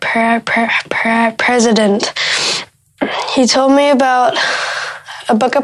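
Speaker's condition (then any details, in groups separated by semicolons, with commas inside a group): Stutter; age 13, coached regularly by Joe Biden after meeting in New Hampshire; speech text marked to make it easier to say aloud; learned from Joe Biden: marking addresses, reading Yeats poems aloud to practice; repeated sounds, prolonged sounds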